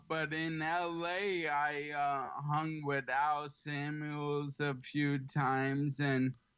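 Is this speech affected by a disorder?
Yes: ALS; slightly slurred, has to slow down.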